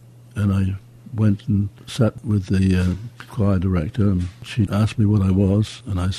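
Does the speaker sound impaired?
Yes: Parkinson's disease; age 85, somewhat slowed by Parkinson's; voice muted, closely mic'd for interview.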